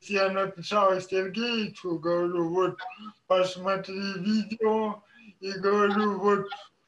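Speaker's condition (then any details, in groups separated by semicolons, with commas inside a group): Cerebral palsy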